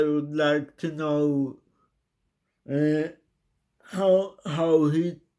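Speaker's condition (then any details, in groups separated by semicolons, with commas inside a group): Cerebral palsy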